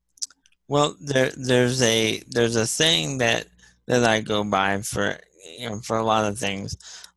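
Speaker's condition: Spastic cerebral palsy; off nearly all medications

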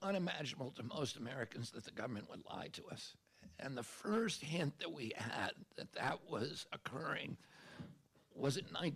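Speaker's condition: Spasmodic dysphonia; sudden onset at age 42, titanium bridge placed between vocal cords by surgery in Japan; voice still impaired but much improved after Japanese surgery; rough shaky voice mistaken for crying, before surgery tight vocal cords blocked air, voice often failed completely

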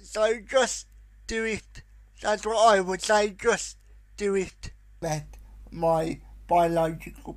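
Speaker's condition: Spastic quadriplegic cerebral palsy, severe; expected non-verbal

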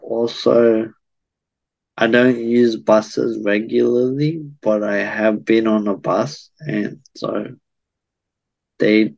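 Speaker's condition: Cerebral palsy

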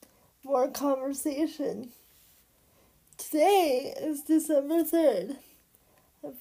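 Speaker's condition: Cerebral palsy; since birth

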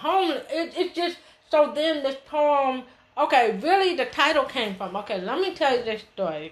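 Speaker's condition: Hearing loss; understands sign language

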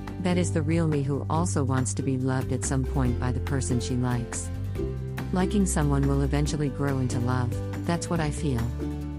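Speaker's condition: No condition

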